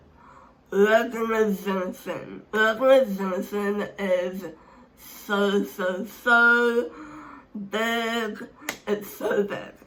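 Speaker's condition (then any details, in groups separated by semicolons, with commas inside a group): Speech impairment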